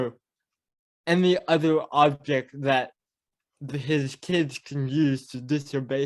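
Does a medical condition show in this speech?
Yes: cerebral palsy; mild speech impediment.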